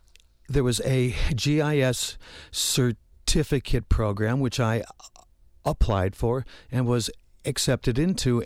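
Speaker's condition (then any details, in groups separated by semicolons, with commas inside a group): Stutter, mild; little stutter, audible to listeners; prolonged sounds, blocks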